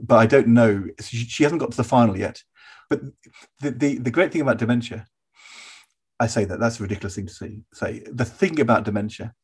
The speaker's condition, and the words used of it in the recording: Stuttering. I can ride it really well. I do it so well now that people don't notice.